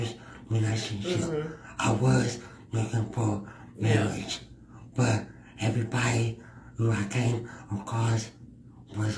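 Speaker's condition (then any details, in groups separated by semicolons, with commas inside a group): Cerebral palsy; speech issues, drools, spits a little when speaking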